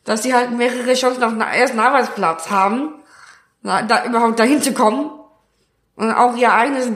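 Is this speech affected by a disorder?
Yes: Down syndrome; trisomy 21, extra copy of chromosome 21, present from birth, now 20 years old.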